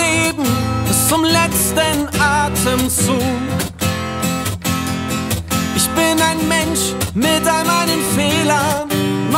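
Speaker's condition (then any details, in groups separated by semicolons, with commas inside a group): No condition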